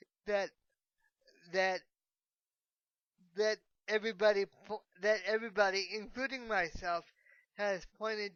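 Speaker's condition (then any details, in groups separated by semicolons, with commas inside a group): Cerebral palsy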